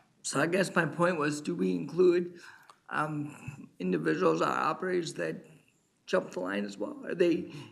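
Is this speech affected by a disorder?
Yes: cerebral palsy.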